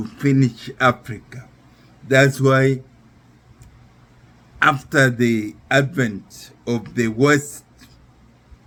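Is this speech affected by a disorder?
Yes: neurological disease.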